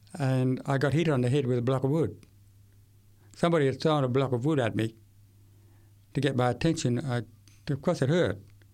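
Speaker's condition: Severe to profound hearing loss, acquired, from meningitis at age 8; Queensland country town

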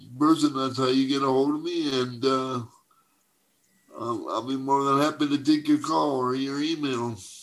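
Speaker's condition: Cerebral palsy; uses wheelchair for mobility

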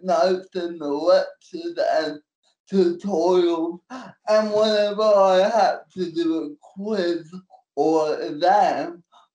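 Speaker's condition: Cerebral palsy; cerebral palsy since birth

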